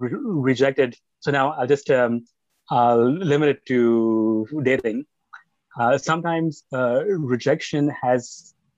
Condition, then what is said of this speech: Stuttering. And see now, once I lower my rate, I tend to become much more fluent.